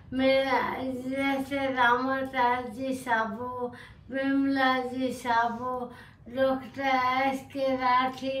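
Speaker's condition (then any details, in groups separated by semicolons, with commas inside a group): Primary lateral sclerosis; stiffness, began in legs, then hands, then voice; wheelchair, slowly stiffening, physiotherapy, medicine, leg exercises; voice mildly affected, chewing swallowing exercises, om exercise helped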